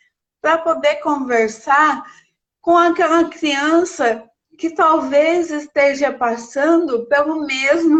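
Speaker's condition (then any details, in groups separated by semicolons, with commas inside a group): Cerebral palsy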